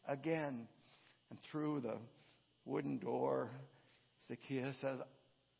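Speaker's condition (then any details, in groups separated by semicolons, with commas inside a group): No condition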